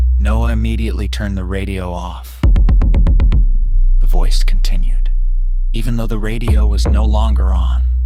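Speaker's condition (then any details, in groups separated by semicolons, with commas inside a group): No condition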